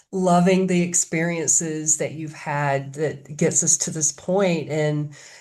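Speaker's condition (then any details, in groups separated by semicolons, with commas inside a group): No condition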